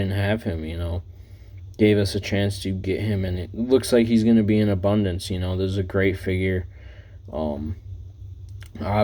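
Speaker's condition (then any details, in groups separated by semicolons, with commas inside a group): No condition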